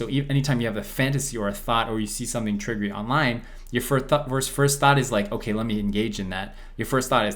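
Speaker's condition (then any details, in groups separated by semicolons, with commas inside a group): No condition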